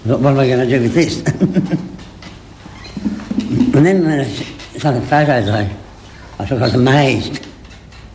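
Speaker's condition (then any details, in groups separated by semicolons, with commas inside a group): Parkinson's disease; young onset, diagnosed at age 30, no cure, on treatments, not well enough to live alone, nursing home 15 years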